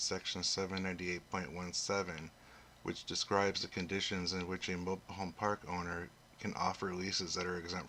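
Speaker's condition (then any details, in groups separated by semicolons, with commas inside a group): No condition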